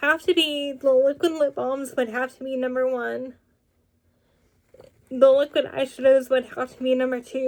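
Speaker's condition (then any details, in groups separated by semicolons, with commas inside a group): Cerebral palsy, spastic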